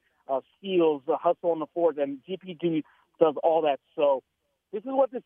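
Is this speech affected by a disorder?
No.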